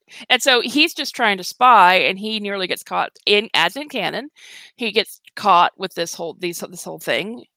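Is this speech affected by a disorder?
No.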